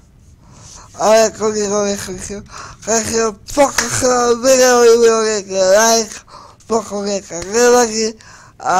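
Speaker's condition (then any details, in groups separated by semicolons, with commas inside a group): Cerebral palsy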